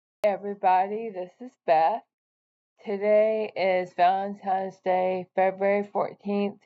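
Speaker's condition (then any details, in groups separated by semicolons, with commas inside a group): ALS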